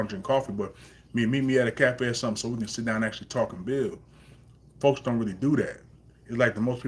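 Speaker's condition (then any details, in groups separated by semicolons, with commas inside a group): No condition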